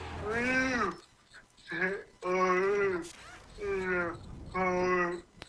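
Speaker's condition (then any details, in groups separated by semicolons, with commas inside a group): Cerebral palsy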